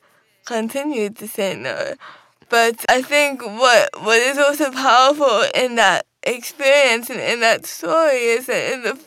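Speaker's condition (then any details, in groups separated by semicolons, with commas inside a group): Cerebral palsy; visible impairment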